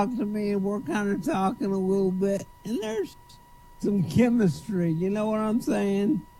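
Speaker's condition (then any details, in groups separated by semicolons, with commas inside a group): Cerebral palsy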